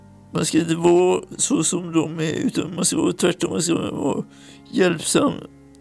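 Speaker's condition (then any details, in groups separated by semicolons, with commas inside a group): Atypical Parkinson's; very rare severe form, began with finger tremors, sudden freezing of hand movement, walks with crutches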